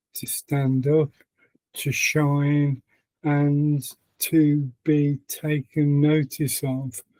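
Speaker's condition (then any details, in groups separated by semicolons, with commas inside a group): Parkinson's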